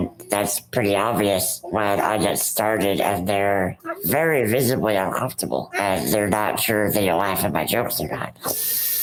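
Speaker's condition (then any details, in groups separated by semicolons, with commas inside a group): Rare muscular dystrophy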